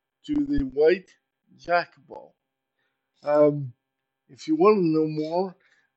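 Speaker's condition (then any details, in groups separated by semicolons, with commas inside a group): Cerebral palsy; uses power wheelchair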